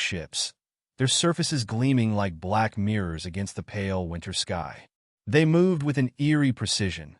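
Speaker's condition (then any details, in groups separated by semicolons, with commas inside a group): No condition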